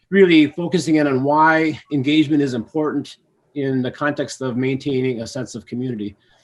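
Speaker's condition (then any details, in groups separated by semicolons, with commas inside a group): No condition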